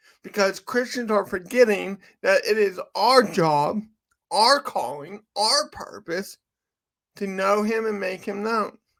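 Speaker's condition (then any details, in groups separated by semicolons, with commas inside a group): Cerebral palsy; from birth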